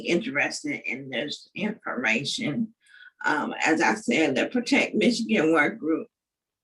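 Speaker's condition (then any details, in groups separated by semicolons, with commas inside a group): Cerebral palsy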